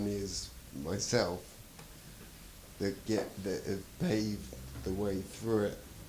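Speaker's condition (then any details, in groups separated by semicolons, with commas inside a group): Traumatic brain injury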